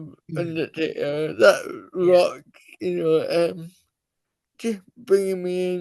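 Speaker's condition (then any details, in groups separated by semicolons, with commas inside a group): Cerebral palsy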